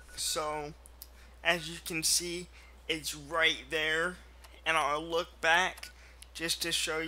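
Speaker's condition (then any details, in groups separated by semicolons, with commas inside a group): Cerebral palsy, mild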